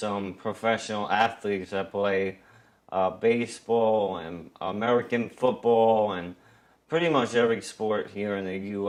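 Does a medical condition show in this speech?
Yes: ALS; arms too weak to use, young-adult onset.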